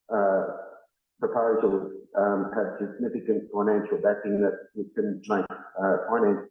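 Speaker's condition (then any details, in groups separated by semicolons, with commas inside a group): No condition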